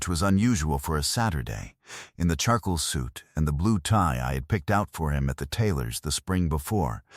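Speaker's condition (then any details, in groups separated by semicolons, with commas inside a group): No condition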